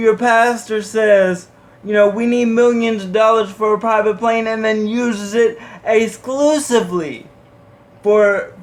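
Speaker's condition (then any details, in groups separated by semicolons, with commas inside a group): Cerebral palsy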